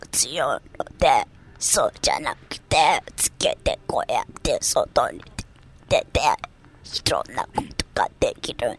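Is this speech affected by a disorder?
Yes: myasthenia gravis; body strength gradually lost, onset at age 24, ventilator since age 26; age 34, uses ventilator, came to studio, goes out actively.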